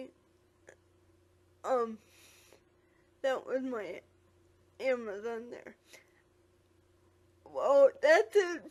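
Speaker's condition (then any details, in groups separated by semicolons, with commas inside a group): Quadriplegic cerebral palsy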